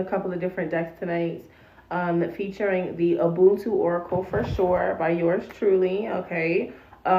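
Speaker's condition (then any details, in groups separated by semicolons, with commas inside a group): No condition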